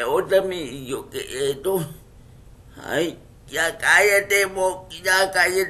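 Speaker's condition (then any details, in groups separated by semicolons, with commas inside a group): Cerebral palsy; speech affected by cerebral palsy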